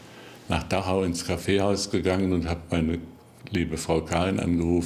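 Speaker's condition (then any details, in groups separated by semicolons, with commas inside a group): Parkinson's disease; lost fine motor dexterity, reduced arm swing noticed by wife Karin, harder foot rolling, slowed on pen test; no brain pacemaker, daily gymnastics, weekly occupational therapy with Dachau Parkinson self-help group, Ping Pong Parkinson table tennis; name retrieval difficulties, formerly a very quick talker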